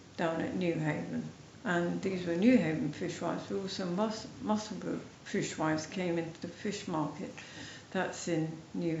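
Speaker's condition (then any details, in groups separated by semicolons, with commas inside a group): MND, mild; about 8 months since diagnosis; speech slightly affected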